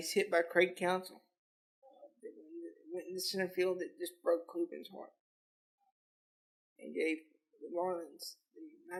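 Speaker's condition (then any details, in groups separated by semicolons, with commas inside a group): Cerebral palsy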